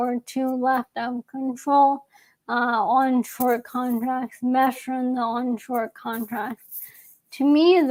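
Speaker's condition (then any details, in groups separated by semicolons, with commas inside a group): ALS; young onset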